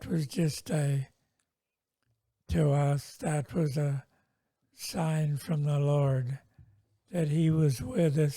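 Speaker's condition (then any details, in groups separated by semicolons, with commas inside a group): Multiple sclerosis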